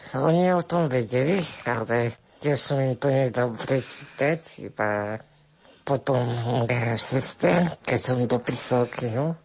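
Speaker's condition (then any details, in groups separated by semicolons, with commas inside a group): Spinal muscular atrophy with tracheostomy; congenital progressive muscle wasting, onset early childhood, tracheostomy at age 14, ventilator breathing support; 24 years old, ventilator-assisted breathing via tracheostomy, progressive loss of ability to move; had to learn to push ventilator-delivered air up to vocal cords to speak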